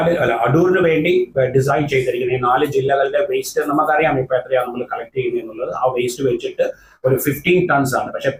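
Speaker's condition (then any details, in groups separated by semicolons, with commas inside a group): No condition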